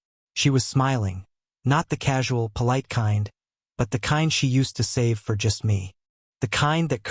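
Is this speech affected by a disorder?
No.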